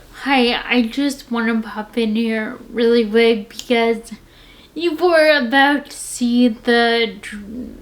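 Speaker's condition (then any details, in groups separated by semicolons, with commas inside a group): Friedreich's ataxia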